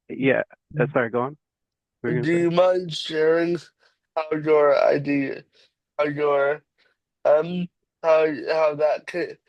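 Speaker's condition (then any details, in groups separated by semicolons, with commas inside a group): Cerebral palsy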